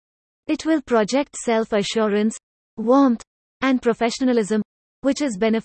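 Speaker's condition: No condition

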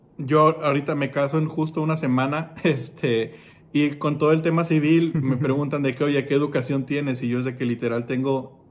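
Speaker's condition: No condition

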